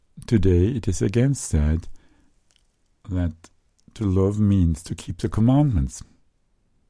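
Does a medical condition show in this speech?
No.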